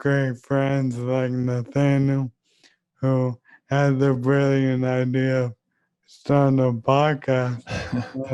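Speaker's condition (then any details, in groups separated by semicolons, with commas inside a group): ALS; leg onset, speech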